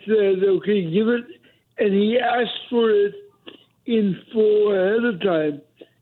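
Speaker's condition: Cerebral palsy; mobility declined since

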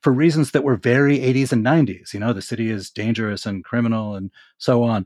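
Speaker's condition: No condition

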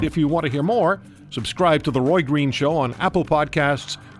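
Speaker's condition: No condition

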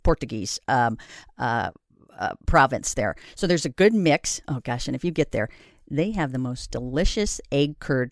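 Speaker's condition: No condition

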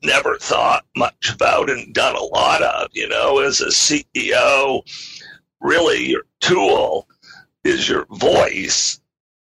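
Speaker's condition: Spasmodic dysphonia; able to do interview

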